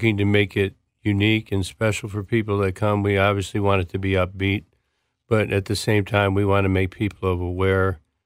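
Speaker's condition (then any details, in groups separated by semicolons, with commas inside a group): Parkinson's disease; left hand clutching about eight years before diagnosis, diagnosed within 2 days via friend Peter Secchia, Grand Rapids; 4 years since diagnosis, tremor and hand clutching with anxiety, big and loud therapy via movement specialist; speech tough, speech therapy with ahs before going on air, big and loud voice training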